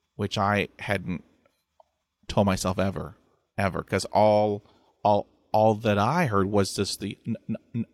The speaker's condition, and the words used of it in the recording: Stuttering. I have to be British, you know, it's quite lovely. I will be British to help me get over a block.